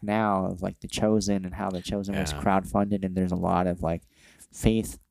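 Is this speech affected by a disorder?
Yes: cleft lip and palate.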